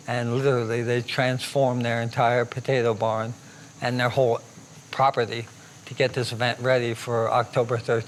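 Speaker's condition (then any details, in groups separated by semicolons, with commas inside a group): ALS; hands affected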